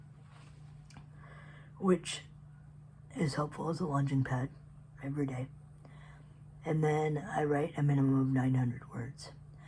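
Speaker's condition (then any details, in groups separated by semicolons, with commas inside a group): Cerebral palsy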